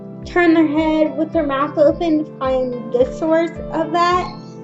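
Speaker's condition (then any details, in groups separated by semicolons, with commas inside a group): Cerebral palsy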